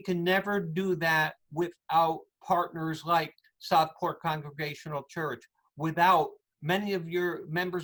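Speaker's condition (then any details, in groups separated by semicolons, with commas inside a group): No condition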